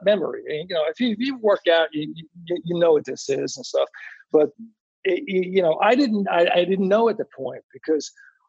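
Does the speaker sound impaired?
Yes: anomic aphasia after stroke; right side unable to move, initially global aphasia per SLPs, then Broca's, now anomic aphasia; expected lifelong, setbacks after three seizures, constraint-induced movement therapy (CIMT); initially could neither understand nor speak, first year only 1,000-1,500 words, now word-finding problems.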